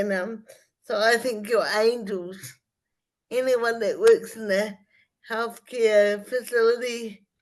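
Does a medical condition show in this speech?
Yes: spastic cerebral palsy.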